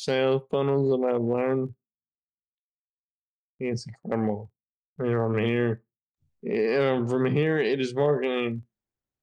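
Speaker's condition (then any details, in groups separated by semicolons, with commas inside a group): Friedreich's ataxia; diagnosed age 14, earlier shortness of breath, wheelchair dependent since age 18; age 28, 14 years since diagnosis, still progressing, uses wheelchair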